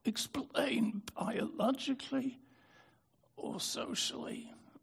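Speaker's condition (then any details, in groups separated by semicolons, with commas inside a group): Spasmodic dystonia; affected voice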